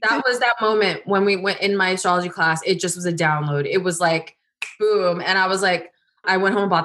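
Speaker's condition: No condition

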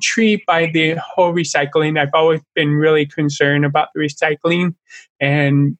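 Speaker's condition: Deafness, born deaf in both ears; speech okay, still has accent

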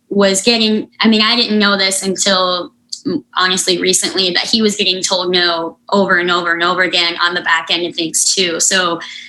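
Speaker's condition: Unilateral cleft lip and palate, severe

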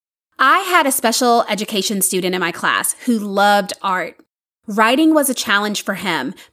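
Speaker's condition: No condition

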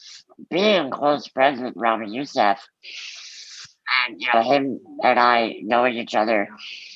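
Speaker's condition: Muscular dystrophy; good public speaker, public speaking for over two thirds of life

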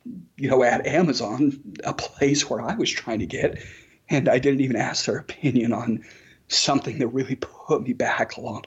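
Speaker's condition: Spasmodic dysphonia; slightly better over 10 years

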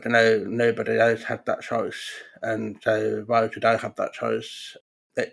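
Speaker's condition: Profound deafness; congenital profound deafness

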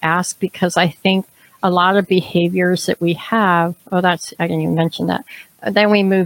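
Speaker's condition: Cleft palate, severe; feeding problems

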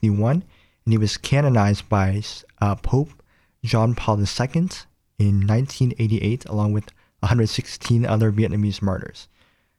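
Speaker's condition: Cleft palate; nose and lip

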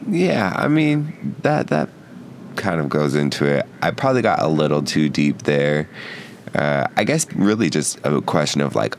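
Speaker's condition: No condition

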